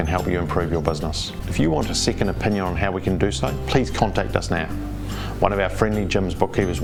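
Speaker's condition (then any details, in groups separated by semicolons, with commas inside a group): No condition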